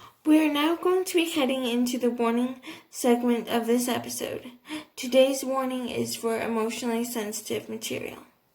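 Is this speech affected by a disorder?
Yes: cerebral palsy, athetoid.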